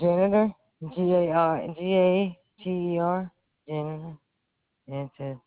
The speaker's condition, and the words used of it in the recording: Stroke. My speech is messed up because I had a stroke.